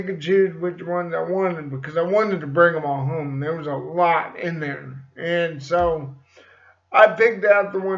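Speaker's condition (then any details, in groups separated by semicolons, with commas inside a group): Cerebral palsy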